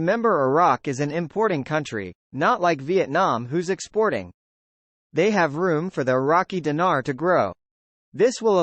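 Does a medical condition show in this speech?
No.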